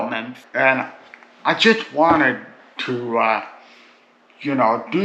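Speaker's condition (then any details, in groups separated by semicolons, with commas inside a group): Cerebral palsy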